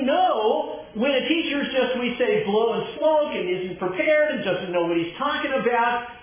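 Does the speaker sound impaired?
No.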